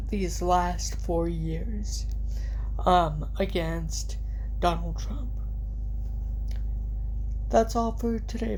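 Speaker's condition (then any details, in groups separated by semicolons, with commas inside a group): Cerebral palsy; from birth, walks with walker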